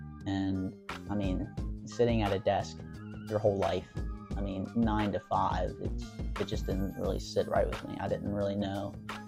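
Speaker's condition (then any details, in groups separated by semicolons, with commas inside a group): No condition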